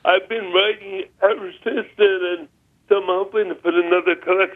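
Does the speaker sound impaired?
Yes: spastic cerebral palsy; lifelong wheelchair use, now power chair for mobility.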